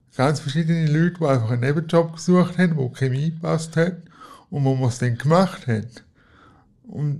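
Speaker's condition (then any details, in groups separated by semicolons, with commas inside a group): Cerebral palsy; wheelchair user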